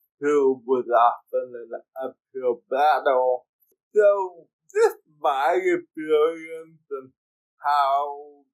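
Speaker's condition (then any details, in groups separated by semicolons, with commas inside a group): Cerebral palsy; speech therapy in childhood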